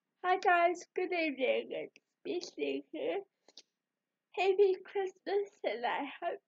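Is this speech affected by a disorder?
Yes: cerebral palsy.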